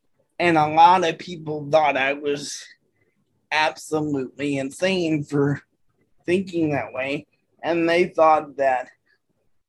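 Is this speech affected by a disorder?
Yes: cerebral palsy; types with one finger.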